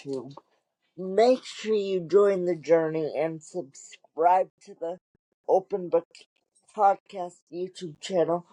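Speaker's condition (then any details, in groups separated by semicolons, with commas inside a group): Cerebral palsy; wheelchair user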